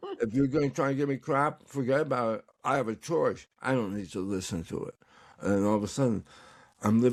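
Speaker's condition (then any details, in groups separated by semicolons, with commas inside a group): Tongue cancer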